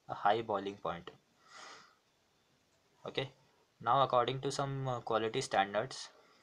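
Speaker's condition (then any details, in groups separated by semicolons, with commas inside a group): No condition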